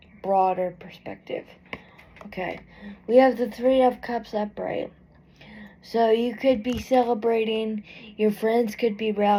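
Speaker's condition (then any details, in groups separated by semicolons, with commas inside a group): Cerebral palsy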